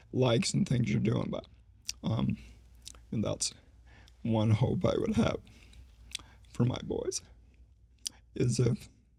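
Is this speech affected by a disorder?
Yes: ALS; needs voice rest during conversation.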